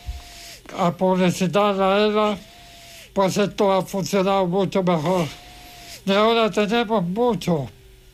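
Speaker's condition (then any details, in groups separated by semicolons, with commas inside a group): ALS; needs hoist to be put to bed, low body weight, formerly played golf and tennis, drove; pressure applied then removed to move secretions and phlegm; voice described by host as impressive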